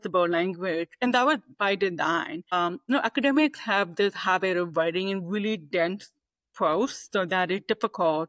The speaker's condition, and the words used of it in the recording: Deafness. I also have speech, and I communicate primarily through oral communication because that's how